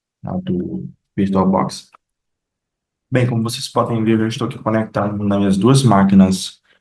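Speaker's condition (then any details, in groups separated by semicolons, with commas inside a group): No condition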